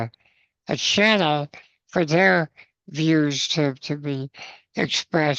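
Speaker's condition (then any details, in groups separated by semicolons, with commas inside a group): Spinal muscular atrophy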